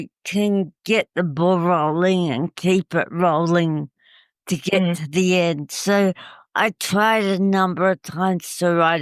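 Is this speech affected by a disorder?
Yes: cerebral palsy; uses wheelchair.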